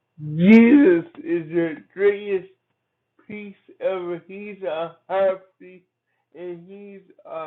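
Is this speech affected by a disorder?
Yes: cerebral palsy; from birth.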